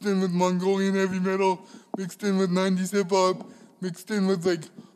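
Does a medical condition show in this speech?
Yes: cerebral palsy; involuntary shaking movements, arms held in permanent y position, poor typing ability.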